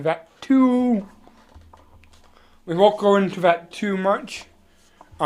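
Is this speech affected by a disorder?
Yes: cerebral palsy.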